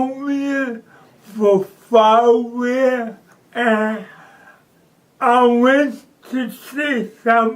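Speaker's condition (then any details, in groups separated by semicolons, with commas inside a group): Cerebral palsy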